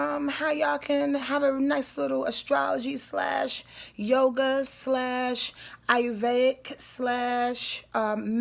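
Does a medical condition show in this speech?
No.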